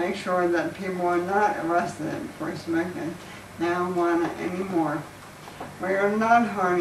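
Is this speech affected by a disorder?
Yes: ALS; lost use of arms; terminal stage.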